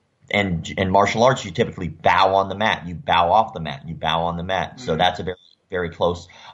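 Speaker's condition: Cleft lip and palate; surgically repaired

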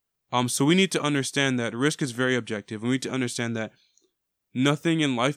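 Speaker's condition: No condition

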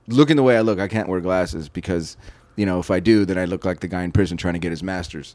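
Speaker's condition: No condition

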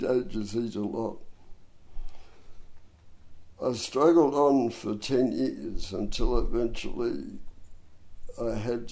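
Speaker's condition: Dystonia and cerebral palsy; adult dystonia pulling neck backwards

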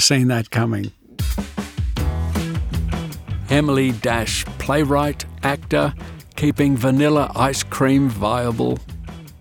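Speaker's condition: No condition

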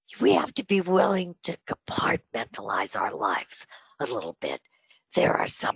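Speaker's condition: Spasmodic dysphonia; sounds like Marilyn Monroe

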